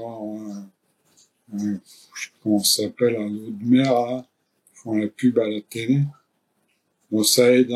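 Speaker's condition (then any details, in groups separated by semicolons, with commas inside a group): ALS; noninvasive ventilation at night for two-three months; increasing difficulty speaking, mainly due to breath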